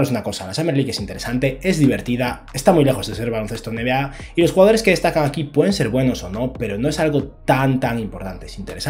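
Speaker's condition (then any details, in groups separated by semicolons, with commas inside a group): No condition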